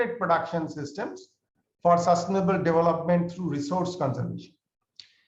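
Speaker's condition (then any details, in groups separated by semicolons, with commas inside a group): No condition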